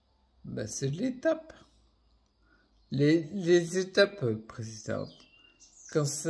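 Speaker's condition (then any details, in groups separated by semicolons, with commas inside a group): Primary progressive multiple sclerosis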